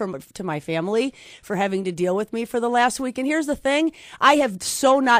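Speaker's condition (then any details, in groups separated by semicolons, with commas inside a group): No condition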